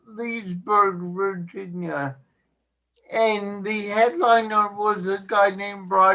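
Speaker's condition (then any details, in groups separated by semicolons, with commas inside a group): Cerebral palsy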